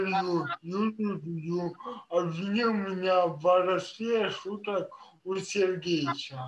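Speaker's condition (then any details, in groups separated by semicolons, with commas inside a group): Cerebral palsy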